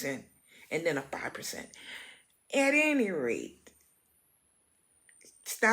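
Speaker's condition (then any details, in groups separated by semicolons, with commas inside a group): No condition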